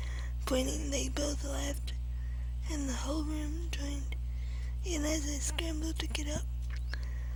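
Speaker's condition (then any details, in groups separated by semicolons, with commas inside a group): Cerebral palsy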